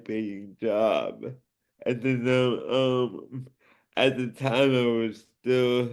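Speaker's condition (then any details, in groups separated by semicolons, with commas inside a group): Cerebral palsy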